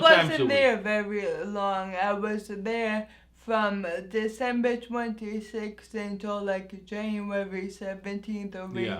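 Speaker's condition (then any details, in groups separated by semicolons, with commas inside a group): Anoxic brain injury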